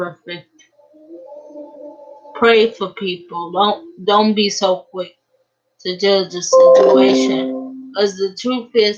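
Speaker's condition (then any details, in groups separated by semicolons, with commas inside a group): Cerebral palsy; uses a wheelchair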